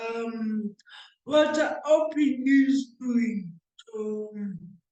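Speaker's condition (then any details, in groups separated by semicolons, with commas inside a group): Cerebral palsy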